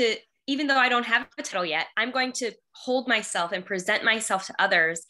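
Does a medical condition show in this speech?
No.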